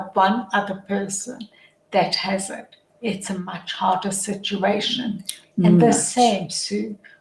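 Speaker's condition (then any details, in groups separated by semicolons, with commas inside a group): Motor neuron disease; hands severely affected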